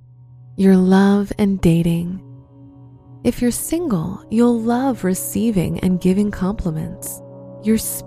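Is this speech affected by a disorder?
No.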